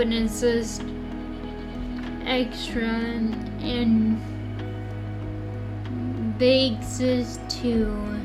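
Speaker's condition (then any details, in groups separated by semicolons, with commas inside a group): Friedreich's ataxia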